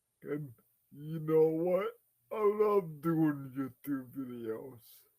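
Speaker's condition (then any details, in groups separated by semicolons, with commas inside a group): Cerebral palsy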